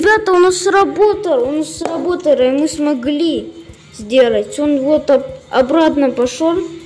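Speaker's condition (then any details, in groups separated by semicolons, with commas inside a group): No condition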